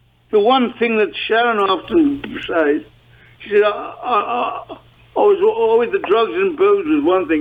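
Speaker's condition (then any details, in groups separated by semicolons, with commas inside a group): Parkinson's disease; long duration, mild case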